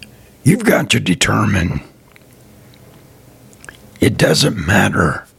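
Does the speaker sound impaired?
Yes: throat cancer, partial laryngectomy; altered speech from cancer and partial larynx removal.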